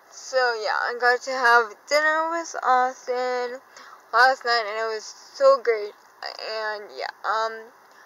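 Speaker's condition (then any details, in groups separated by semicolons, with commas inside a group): Cerebral palsy, dystonic hemiplegia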